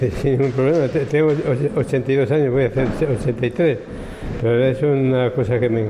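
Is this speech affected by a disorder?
Yes: Parkinson's disease; onset around turn of century at about age 63, about 19 years since onset, same medications for 19 years; age 82, agile gait, 50 to 100 daily abdominals, drives own car, punching bag at home for Parkinson.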